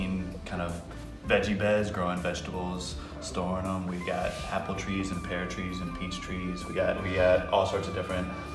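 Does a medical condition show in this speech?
No.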